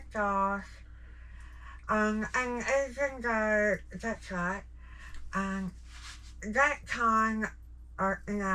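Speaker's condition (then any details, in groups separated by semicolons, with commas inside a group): Jaw cancer surgery; jaw cancer, 16-hour surgery, tracheostomy, peg feeding, 35 radiation treatments; about 4 years since diagnosis, failed reconstruction removed, no oral eating; no speech with tracheostomy, speaks since removal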